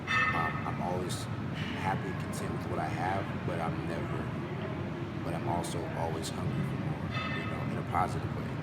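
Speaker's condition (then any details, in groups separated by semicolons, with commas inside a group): No condition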